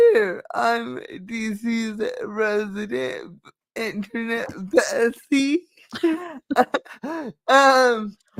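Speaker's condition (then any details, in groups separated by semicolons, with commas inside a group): Cerebral palsy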